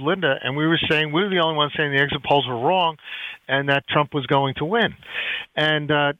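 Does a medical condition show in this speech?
No.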